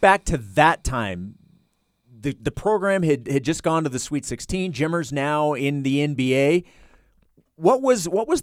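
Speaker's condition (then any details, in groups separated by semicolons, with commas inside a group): No condition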